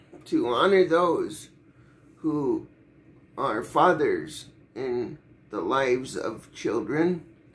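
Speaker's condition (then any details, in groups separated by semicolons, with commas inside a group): Cerebral palsy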